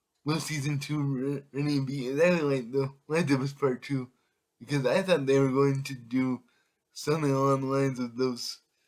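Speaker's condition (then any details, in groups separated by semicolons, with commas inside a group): Cerebral palsy; affects all muscles; able to speak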